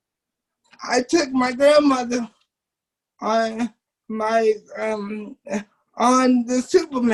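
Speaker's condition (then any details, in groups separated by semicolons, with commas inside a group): Cerebral palsy; uses wheelchair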